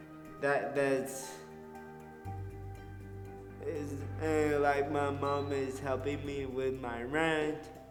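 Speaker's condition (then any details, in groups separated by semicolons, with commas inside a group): Cerebral palsy; diagnosed shortly after birth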